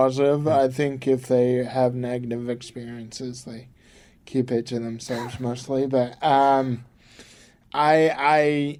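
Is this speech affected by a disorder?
Yes: cerebral palsy; from birth.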